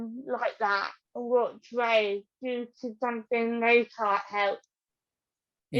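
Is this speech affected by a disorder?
Yes: cerebral palsy.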